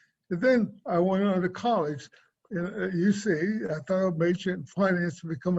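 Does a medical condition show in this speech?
Yes: cerebral palsy; swallowing and speech.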